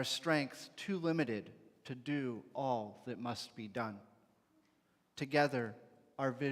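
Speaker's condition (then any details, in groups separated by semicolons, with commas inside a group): No condition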